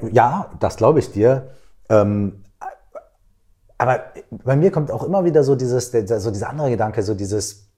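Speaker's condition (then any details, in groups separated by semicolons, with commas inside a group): No condition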